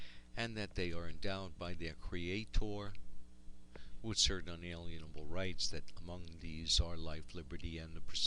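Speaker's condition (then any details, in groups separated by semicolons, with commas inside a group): No condition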